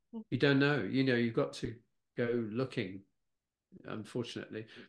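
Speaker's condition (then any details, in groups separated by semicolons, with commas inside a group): Aphasia after stroke; stroke at age 69, no mobility loss, cannot write scripts; word-finding difficulty, words come slowly or not at all, occasional faltering, less fluent, easier one-on-one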